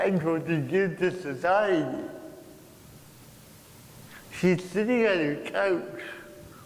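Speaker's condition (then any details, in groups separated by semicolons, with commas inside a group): Cerebral palsy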